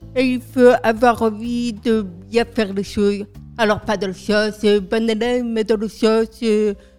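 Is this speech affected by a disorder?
Yes: profound deafness from birth, profound, congenital.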